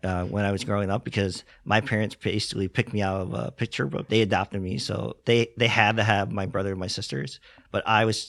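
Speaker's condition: Cleft lip and palate; congenital

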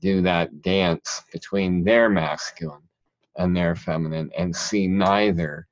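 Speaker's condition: Cleft palate; speech impediment still present, talked funny as a child

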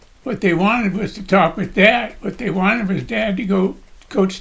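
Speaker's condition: Parkinson's disease; voice shakes, body shakes

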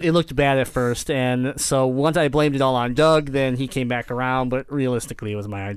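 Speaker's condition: Cleft palate; kept home from school while healing

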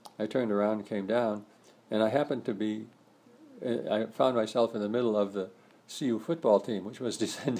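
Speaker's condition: Parkinson's disease; about 10-11 years since diagnosis, age 79, walks almost daily, regular yoga practice, good posture

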